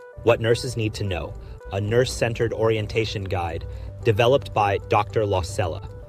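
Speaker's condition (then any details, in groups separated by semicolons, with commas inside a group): No condition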